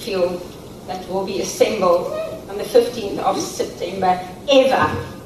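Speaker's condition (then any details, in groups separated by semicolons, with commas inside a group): No condition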